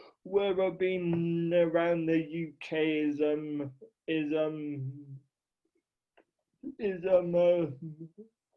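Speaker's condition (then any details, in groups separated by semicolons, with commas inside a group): Cerebral palsy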